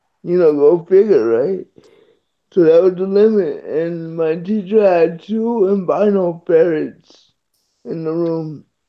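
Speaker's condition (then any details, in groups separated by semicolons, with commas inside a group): Cerebral palsy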